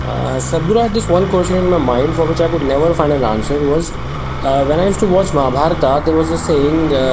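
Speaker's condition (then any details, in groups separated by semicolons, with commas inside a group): No condition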